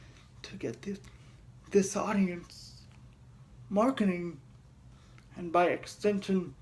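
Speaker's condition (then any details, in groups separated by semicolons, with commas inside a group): Cerebral palsy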